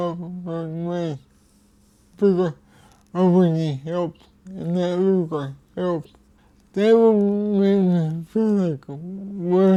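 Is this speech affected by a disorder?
Yes: cerebral palsy.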